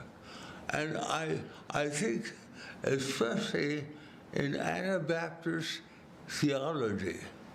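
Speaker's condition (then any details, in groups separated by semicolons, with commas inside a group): Cerebral palsy; lifelong; speaks slowly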